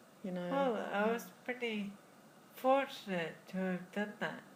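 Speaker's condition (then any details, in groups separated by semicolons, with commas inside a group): Friedreich's ataxia; diagnosed in childhood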